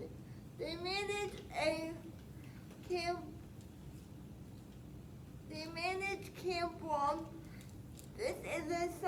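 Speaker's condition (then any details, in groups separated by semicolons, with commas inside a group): Spastic quadriplegic cerebral palsy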